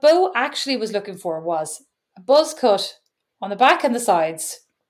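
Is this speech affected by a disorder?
No.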